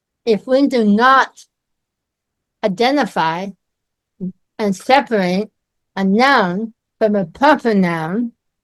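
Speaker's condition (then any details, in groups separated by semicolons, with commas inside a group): Myasthenia gravis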